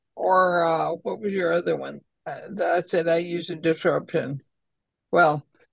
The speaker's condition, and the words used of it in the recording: ALS (motor neuron disease). I did want to mention that I have ALS because I speak with a slur now, which is one